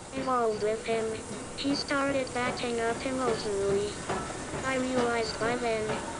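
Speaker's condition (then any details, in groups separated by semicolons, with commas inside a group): Cerebral palsy; uses wheelchair, needs help with bathroom, eating, showering, dressing, transfers to wheelchair and bed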